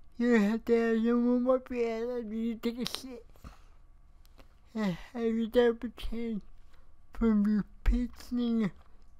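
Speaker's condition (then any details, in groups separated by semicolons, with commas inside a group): Cerebral palsy; speech affected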